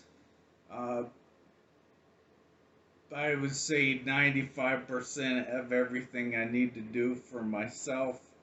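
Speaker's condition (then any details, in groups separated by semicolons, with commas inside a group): ALS; can still talk a little, breathing tests good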